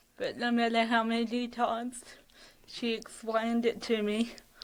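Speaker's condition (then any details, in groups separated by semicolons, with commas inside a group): Cerebral palsy (athetoid); fatigue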